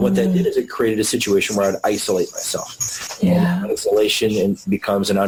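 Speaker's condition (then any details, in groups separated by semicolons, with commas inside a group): No condition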